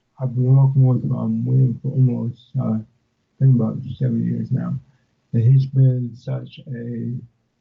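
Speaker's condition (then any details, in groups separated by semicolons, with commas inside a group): Cerebral palsy; speech affected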